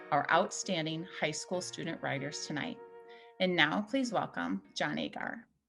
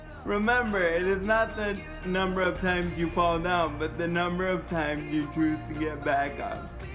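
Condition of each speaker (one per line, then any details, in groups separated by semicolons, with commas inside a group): No condition
Cerebral palsy; from birth, affects communication, physical challenges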